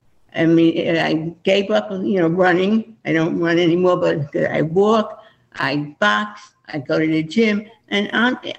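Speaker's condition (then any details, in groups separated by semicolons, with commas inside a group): Parkinson's disease; first sign one arm not moving, noticed by husband, onset much younger than father, father also had Parkinson's, sought care from Susan Bressman; voice affected, asks whether listeners can understand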